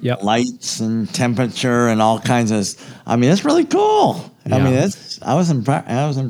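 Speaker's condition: Cleft palate; congenital, very severe

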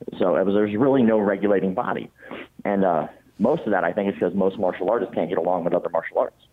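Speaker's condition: Cleft palate; congenital

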